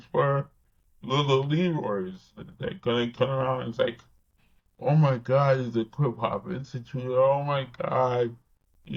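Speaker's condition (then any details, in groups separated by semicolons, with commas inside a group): Cerebral palsy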